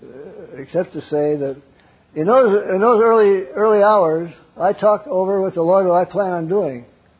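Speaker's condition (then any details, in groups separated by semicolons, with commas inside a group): Parkinson's; wakes up around 3 am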